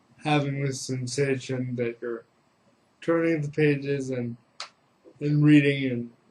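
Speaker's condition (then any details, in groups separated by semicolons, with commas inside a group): Cerebral palsy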